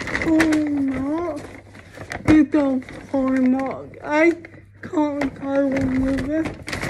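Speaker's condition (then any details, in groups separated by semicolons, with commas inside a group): Cerebral palsy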